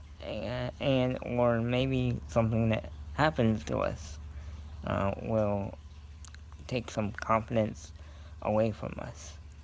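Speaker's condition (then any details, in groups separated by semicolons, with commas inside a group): Cerebral palsy; scoliosis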